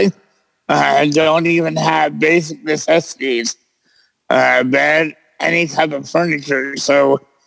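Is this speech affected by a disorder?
Yes: cerebral palsy; present since birth.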